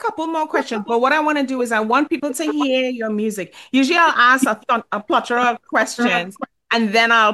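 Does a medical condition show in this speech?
No.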